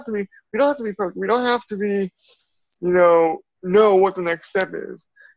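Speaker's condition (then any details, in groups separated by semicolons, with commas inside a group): Cerebral palsy; from birth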